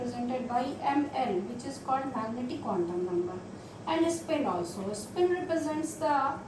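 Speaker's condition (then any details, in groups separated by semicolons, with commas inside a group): No condition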